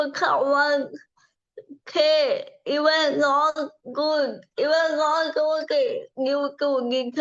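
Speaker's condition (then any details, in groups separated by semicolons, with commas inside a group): Cerebral palsy; from birth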